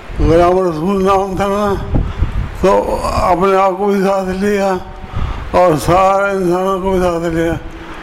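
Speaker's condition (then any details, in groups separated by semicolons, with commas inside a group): Difficulty speaking; keeps remarks brief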